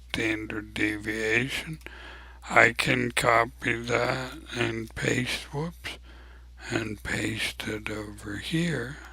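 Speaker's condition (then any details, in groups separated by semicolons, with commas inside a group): ALS; abnormally slow voice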